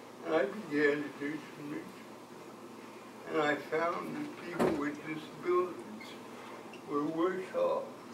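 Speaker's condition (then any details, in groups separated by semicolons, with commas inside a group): Cerebral palsy; from birth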